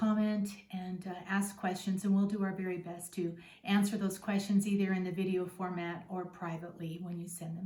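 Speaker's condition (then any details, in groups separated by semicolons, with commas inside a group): No condition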